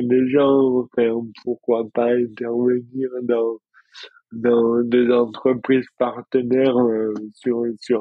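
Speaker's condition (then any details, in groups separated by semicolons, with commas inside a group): Dystonia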